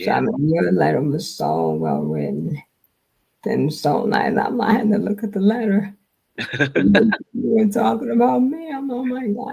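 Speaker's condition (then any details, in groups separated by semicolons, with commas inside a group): Multiple sclerosis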